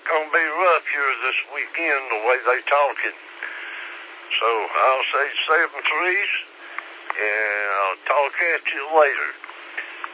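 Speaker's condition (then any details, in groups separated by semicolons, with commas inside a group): Tongue swelling, slurred speech; throat trouble, shooting pain left lip and nose to left ear, three throat specialists seen; tongue still swelling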